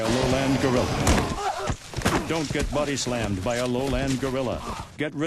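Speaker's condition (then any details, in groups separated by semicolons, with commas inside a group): No condition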